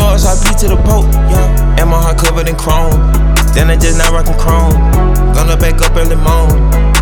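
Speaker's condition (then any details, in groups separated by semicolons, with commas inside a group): No condition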